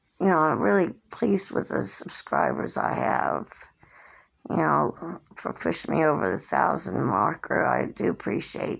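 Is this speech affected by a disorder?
Yes: cerebral palsy; since birth, hand tremors.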